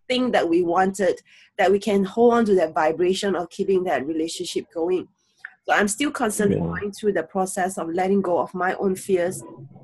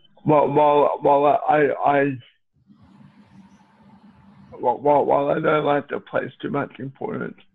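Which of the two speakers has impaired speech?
The second: cerebral palsy; since birth, fully reliant on electric wheelchair.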